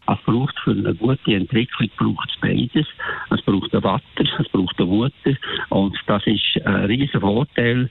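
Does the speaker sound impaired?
No.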